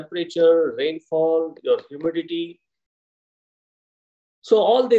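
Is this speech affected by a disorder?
No.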